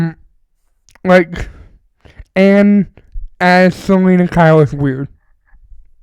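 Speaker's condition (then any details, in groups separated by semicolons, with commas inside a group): Cerebral palsy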